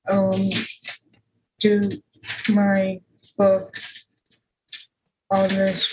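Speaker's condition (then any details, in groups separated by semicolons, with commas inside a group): Aphasia; speech regained after practicing in hospital therapy, hospitalized twice, ice pack on forehead, fidget toys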